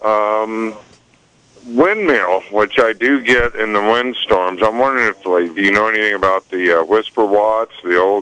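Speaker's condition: No condition

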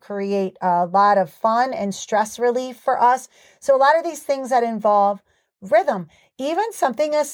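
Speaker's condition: No condition

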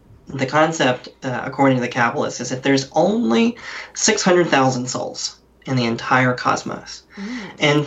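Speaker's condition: Cleft lip and palate; talks differently

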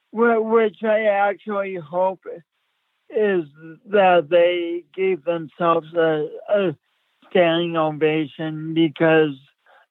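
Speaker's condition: Speech impediment; speech therapy as a child, repeating words over and over, impediment never went away

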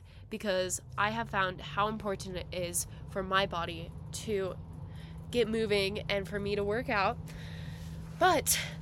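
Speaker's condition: No condition

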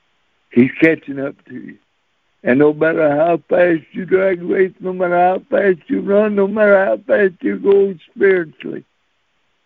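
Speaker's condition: Cerebral palsy; since birth

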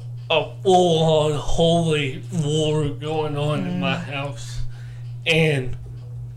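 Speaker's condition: Cerebral palsy; born not breathing

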